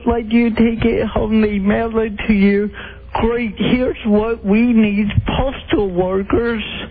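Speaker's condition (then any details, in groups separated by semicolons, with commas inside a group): Cerebral palsy; distinctive impaired speech on phone call, voice matches caller's stage act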